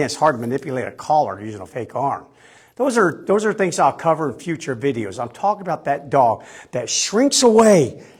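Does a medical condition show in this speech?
No.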